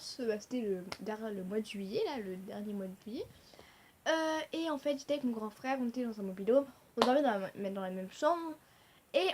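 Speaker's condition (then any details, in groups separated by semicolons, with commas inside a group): No condition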